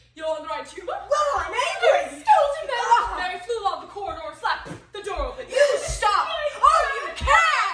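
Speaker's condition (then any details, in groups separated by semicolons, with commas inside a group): No condition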